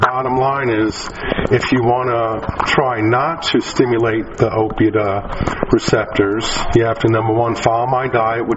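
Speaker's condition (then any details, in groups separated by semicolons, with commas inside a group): No condition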